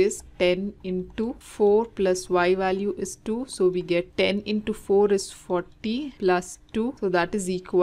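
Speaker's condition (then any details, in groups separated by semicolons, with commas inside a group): No condition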